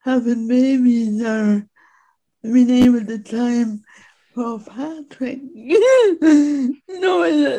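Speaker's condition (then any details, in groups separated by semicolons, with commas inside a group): Speech impediment; disabled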